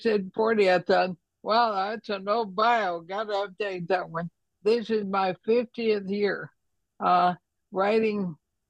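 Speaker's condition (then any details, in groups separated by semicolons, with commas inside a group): ALS; neurodegenerative disease affecting the muscles, estimated little over a year to live; runs out of breath at times, needs a breath or two, tongue has trouble cooperating, words and ideas intact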